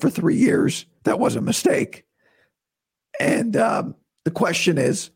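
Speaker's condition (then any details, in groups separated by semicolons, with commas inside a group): Vocal cord surgery recovery; talking painless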